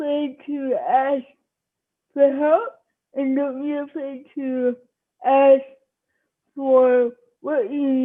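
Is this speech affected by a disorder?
Yes: cerebral palsy.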